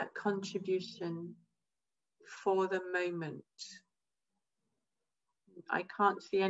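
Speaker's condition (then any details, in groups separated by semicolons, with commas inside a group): No condition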